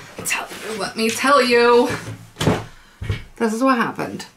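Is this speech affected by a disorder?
No.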